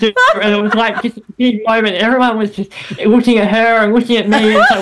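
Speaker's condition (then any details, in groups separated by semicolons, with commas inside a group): Bilateral cleft lip and palate; as child hard to understand, squeaky, very airy, nasal voice, speech hindered drama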